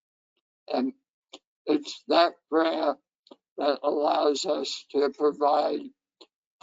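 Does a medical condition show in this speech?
Yes: head and neck cancer.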